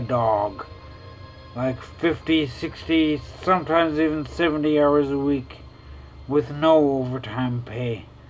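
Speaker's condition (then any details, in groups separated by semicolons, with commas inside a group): Traumatic brain injury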